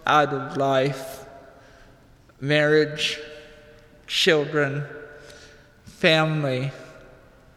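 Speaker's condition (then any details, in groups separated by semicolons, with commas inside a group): Cerebral palsy; cerebral palsy from lack of oxygen right before birth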